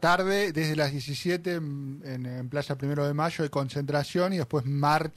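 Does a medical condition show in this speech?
No.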